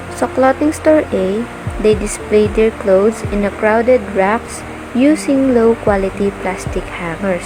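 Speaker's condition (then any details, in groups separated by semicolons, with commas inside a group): No condition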